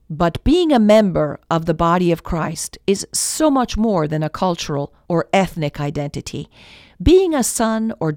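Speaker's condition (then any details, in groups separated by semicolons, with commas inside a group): No condition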